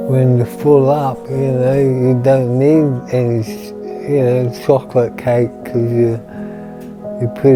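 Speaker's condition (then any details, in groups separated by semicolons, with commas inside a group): Motor neurone disease; affects arms, legs, tongue, progressive toward total paralysis; about two months since diagnosis, walking cautiously, stomach medication; tongue affected, limited talking, eating, swallowing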